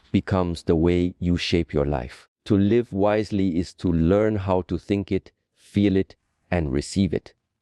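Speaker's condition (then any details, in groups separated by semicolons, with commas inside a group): No condition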